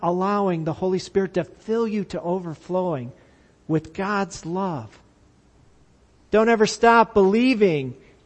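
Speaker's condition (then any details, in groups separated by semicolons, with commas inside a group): No condition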